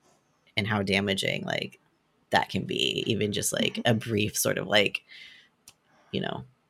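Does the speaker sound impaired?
No.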